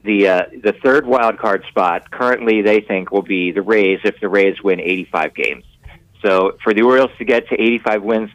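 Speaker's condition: No condition

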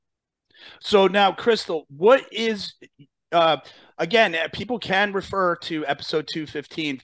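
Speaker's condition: No condition

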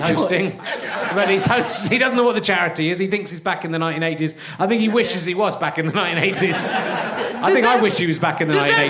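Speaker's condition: No condition

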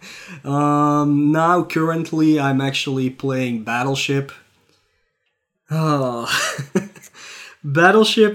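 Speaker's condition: No condition

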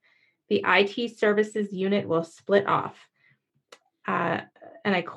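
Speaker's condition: No condition

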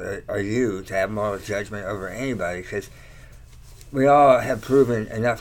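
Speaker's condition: Tongue cancer surgery; slight slur, talks okay

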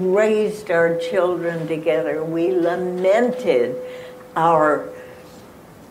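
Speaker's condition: Spasmodic dysphonia; throat cancer suspected

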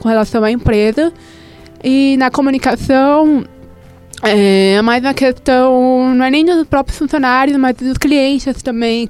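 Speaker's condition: Deafness; oral deaf, profound loss left ear, severe loss right ear, hearing aid one side only, other side little benefit; speech therapy almost whole life, cannot make phone calls

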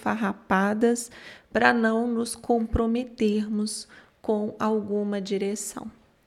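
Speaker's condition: No condition

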